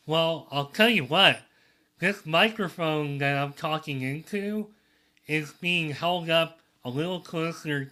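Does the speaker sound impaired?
Yes: cleft lip and palate.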